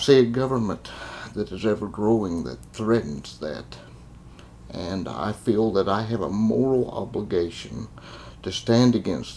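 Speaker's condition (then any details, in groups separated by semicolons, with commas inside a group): Cerebral palsy; congenital cerebral palsy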